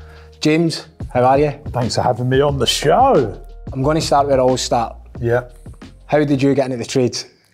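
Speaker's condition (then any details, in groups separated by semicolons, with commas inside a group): No condition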